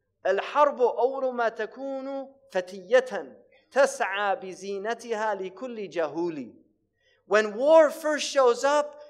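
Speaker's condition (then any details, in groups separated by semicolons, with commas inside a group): No condition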